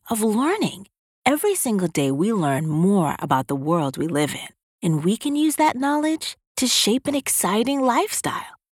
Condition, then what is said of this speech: None; typical speech.